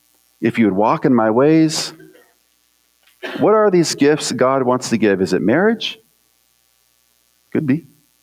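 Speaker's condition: No condition

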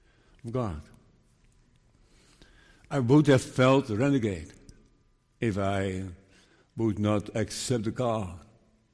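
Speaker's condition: Parkinson's disease; still preaching

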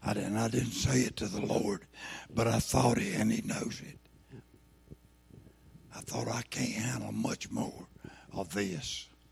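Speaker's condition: Throat cancer, lost vocal cord

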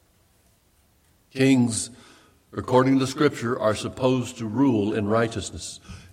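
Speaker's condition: No condition

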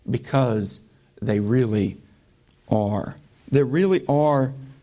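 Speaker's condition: No condition

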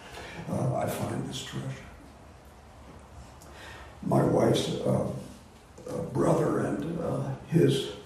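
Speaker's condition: Voice disorder; not contagious

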